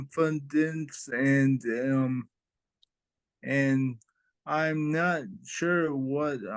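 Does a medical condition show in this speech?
Yes: traumatic brain injury; brain surgery.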